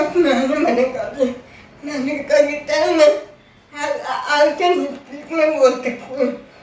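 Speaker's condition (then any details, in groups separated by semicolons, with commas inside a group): Cerebral palsy; problems speaking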